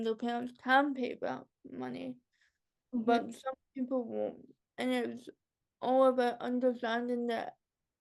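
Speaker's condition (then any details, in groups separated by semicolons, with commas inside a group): Cerebral palsy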